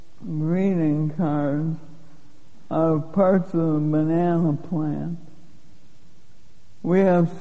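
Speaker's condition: Lou Gehrig's disease; given 3 to 5 years to live

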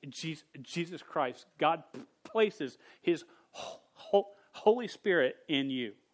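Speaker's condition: Stutter; stutter since age 5, persisted through teenage years, no successful fix; still stutters, speaking publicly for about 23-24 years; not fully fluent, stuttered on own name as teenager; repeated sounds

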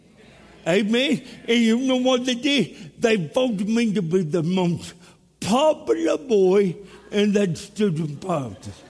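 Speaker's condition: Cerebral palsy; speech impediment

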